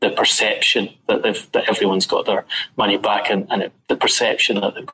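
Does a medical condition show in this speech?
No.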